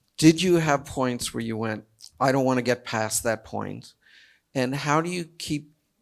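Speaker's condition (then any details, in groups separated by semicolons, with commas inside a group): No condition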